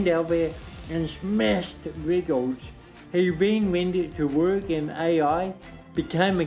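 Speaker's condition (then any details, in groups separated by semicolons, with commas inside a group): Cerebral palsy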